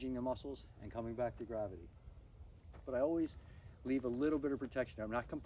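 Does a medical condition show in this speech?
No.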